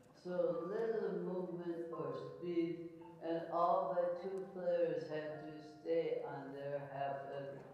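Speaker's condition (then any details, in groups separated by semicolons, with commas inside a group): ALS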